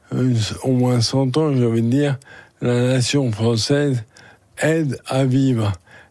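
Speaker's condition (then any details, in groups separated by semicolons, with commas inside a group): ALS (Charcot disease); lost use of legs, arms and hands, given life expectancy of 1 to 3 years; advanced, strength and capacities declining daily; expects to lose voice within days or weeks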